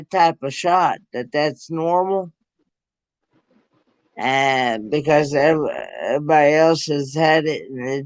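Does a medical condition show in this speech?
Yes: cerebral palsy; present since birth.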